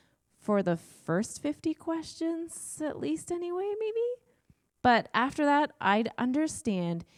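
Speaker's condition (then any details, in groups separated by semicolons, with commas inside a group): No condition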